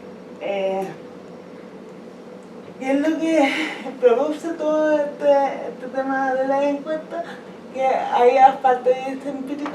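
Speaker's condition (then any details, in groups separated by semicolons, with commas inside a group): Cerebral palsy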